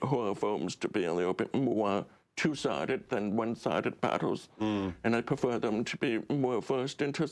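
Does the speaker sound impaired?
Yes: deaf; relies on subtitles.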